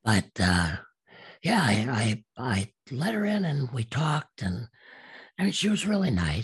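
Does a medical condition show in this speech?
Yes: absent vocal cords; self-taught speech over about ten years, sounds made first then shaped by mouth, slight hoarseness, unique voice.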